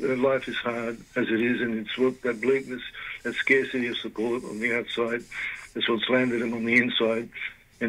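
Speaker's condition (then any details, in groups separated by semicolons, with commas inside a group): Parkinson's disease; limited capacity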